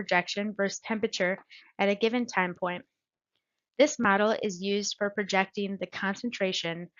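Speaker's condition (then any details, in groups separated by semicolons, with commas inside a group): No condition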